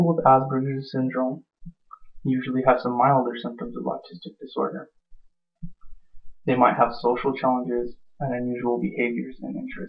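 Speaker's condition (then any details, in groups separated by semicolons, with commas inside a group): No condition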